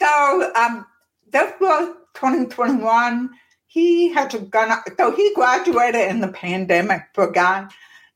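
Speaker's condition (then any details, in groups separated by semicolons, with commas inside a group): Profound deafness, born profoundly deaf, cochlear implant; one cochlear implant aids lip reading, noise defeats it, other ear unaided, reprogrammed after upgrades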